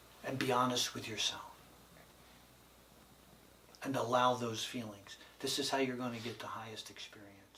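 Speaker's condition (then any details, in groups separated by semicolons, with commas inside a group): No condition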